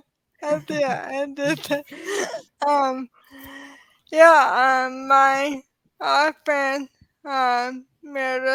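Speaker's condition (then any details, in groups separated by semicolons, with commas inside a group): ALS; diagnosed in early 30s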